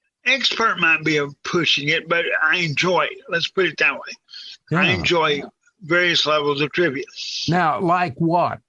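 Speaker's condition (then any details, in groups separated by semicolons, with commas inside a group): Cerebral palsy; talks clearly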